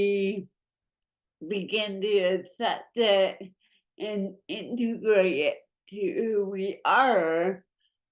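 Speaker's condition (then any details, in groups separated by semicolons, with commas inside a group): Cerebral palsy; from birth, affects speech and movement; noticeably affected speech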